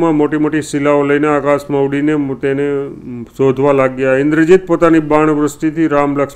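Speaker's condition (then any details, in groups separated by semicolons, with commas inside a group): No condition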